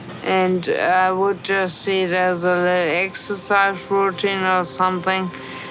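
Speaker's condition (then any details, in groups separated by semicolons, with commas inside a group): Brain injury; acquired, accident; intensive inpatient rehab, responding well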